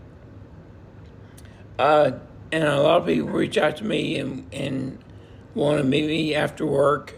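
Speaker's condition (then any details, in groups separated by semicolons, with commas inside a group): Multiple system atrophy; cannot form words clearly, voice better after rest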